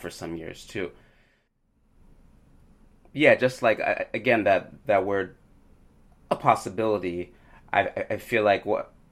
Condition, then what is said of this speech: Stuttering. Experience is that as do other people who stutter, is that when I sing, the stutter, it doesn't show up in the same way.